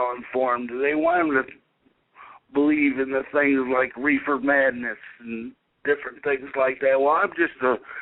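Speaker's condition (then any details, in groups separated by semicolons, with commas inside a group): Cerebral palsy; able to speak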